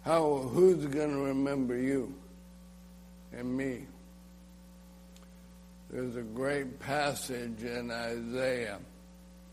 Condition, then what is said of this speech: ALS (motor neuron disease). You know, swallowing is a problem.